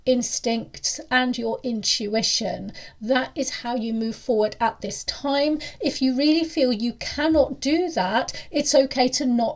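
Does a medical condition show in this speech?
No.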